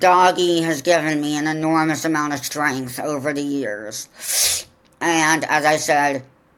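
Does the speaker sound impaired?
Yes: profound deafness; congenital profound deafness, cochlear implants, attended Ohio Valley Voices school in southwest Ohio; wears cochlear implants, hears less well than typical but enough for conversation; excellent conversationalist, natural communicator.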